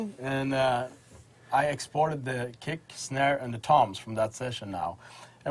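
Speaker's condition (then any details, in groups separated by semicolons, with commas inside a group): No condition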